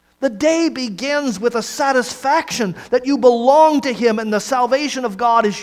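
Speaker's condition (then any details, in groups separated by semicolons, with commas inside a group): No condition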